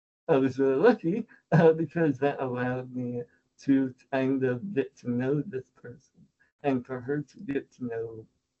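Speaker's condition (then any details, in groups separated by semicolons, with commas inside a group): Spinal muscular atrophy, type 2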